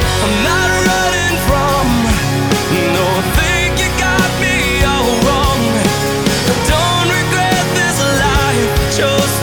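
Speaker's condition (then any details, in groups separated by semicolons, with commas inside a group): No condition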